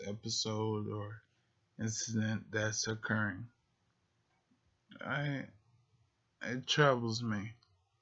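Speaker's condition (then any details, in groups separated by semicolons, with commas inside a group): Multiple sclerosis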